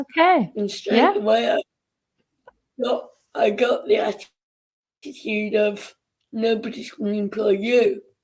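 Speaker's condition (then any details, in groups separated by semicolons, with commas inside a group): Cerebral palsy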